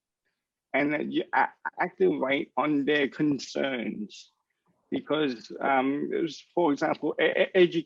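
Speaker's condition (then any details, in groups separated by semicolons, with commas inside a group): Cerebral palsy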